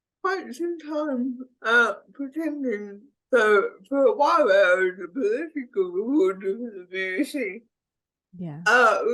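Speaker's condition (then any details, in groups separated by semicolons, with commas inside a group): Cerebral palsy; speech impediment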